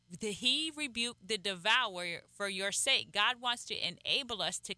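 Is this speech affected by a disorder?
No.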